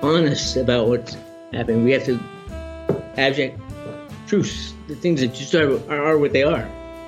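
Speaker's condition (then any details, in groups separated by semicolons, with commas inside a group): Parkinson's disease; diagnosed about 30 years ago, benign spinal tumor threatening paralysis, spinal surgery 2018, relearned walking, frequent falls, broken arm; walking problems, takes Parkinson's medication; cement face, immobile face, very flat voice, emotion not audible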